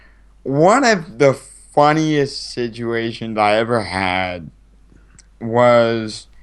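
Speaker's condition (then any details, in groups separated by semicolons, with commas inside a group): Cerebral palsy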